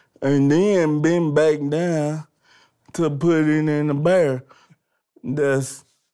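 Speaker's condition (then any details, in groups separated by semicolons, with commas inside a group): Cerebral palsy; difficulty bending over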